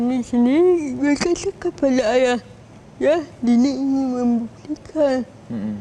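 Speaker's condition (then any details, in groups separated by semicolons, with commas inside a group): Cerebral palsy; walking relatively difficult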